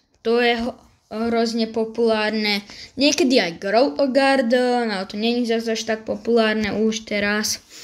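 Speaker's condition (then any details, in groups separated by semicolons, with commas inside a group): No condition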